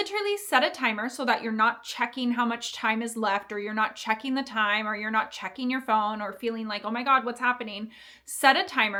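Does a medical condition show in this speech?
No.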